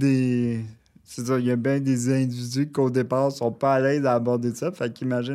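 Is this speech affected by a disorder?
Yes: cerebral palsy; brain damage, near quadriplegic, full use of left arm only, sensation preserved, wheelchair user.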